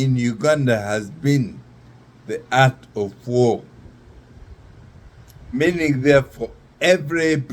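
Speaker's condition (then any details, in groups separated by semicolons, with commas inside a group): Neurological disease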